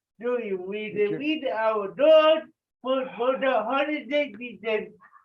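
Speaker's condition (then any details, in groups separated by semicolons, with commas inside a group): Cerebral palsy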